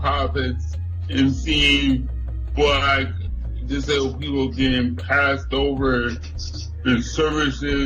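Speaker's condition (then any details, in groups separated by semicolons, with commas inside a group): Cerebral palsy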